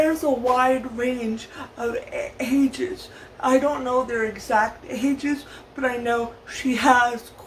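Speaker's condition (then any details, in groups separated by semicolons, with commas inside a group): Cerebral palsy, severe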